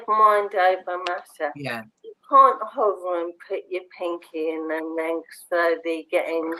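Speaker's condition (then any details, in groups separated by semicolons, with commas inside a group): Motor neurone disease; bulbar onset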